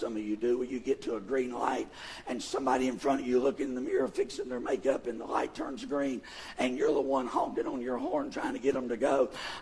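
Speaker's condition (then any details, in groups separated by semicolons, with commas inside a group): Vocal fold paralysis; do not come together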